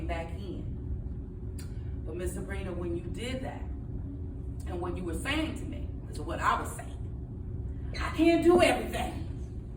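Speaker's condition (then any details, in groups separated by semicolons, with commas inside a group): No condition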